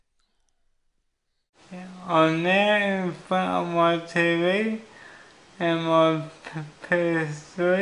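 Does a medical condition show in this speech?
Yes: cerebral palsy.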